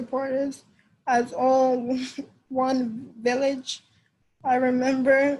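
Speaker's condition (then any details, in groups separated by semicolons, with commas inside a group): Cerebral palsy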